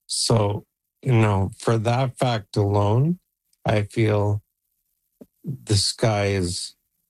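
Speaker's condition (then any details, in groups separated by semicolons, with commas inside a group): ALS; age 48, Elon Musk's N1 brain implant surgically placed, controls computer by thought; symptoms progressing, condition changes day to day, communicating by computer through chip; voice deteriorating, expects soon unable to talk, plans neuralink-driven computer speech in ai-cloned voice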